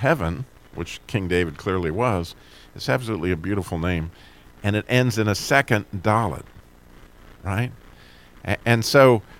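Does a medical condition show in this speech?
No.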